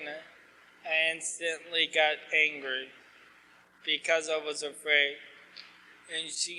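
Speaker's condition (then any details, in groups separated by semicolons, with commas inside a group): ALS; asked to talk slower, clearer, losing voice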